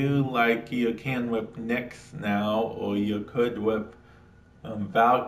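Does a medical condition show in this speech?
Yes: cerebral palsy; affects speech.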